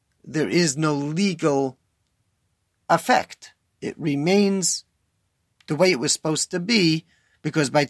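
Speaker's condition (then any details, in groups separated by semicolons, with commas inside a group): No condition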